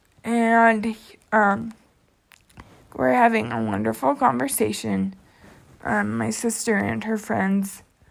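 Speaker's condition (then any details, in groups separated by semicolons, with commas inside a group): Cerebral palsy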